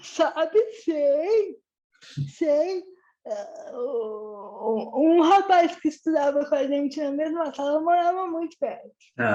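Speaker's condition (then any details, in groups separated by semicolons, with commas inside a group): Cerebral palsy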